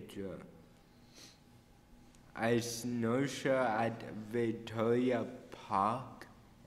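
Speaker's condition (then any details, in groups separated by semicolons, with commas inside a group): Cerebral palsy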